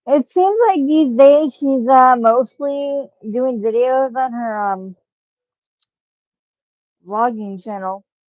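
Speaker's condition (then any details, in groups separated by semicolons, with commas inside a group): Cerebral palsy, spastic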